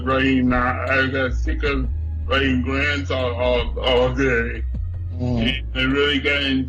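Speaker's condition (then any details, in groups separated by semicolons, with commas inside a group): Cerebral palsy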